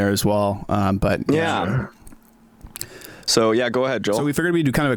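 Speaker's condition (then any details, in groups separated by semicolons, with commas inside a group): No condition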